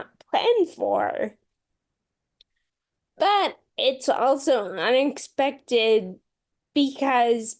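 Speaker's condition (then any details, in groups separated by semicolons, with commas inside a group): Friedreich's ataxia; progressive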